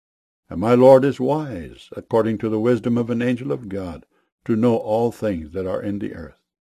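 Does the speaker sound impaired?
No.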